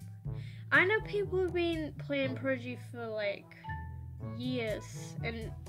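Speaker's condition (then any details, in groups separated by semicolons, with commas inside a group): No condition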